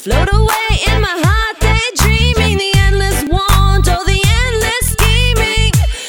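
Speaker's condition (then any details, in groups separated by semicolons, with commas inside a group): No condition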